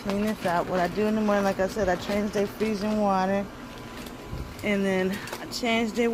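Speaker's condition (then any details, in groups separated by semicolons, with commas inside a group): No condition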